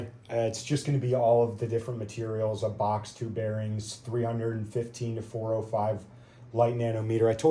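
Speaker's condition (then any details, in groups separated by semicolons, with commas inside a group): No condition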